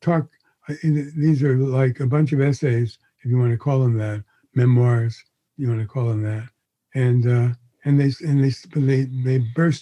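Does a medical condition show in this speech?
Yes: Parkinson's disease; chief symptom torpor, sluggishness, lethargy rather than shakes, exhaustion.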